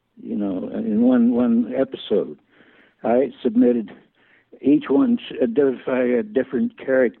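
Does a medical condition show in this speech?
Yes: Parkinson's; symptoms began about 20 years ago, slowly progressive, out of business about 20 years.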